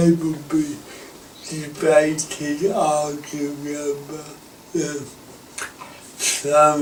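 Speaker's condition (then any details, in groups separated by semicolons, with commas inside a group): Cerebral palsy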